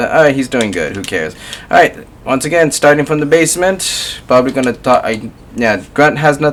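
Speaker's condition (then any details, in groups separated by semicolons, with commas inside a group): No condition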